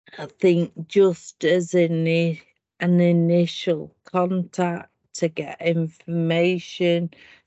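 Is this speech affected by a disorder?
Yes: primary lateral sclerosis; leg tightness, foot catching, then upper limbs, writing, speech; first diagnosed hereditary spastic paraplegia, later changed; about eight years since symptom onset, slow degenerative form, walking aided; speech affected, noticed about 12 months before others noticed.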